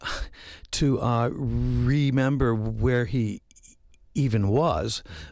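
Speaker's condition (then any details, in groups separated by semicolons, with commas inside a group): Stutter, mild; self-described little stutter, noticeable to listeners; prolonged sounds, blocks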